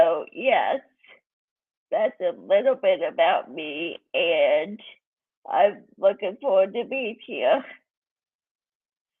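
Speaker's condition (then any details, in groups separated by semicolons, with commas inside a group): Cerebral palsy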